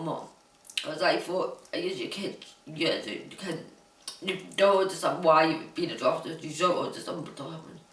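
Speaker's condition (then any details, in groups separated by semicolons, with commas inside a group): Huntington's disease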